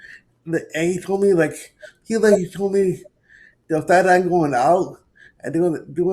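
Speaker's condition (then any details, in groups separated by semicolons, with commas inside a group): Cerebral palsy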